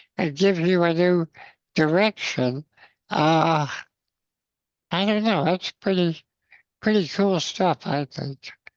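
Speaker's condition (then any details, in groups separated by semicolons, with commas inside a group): Spinal muscular atrophy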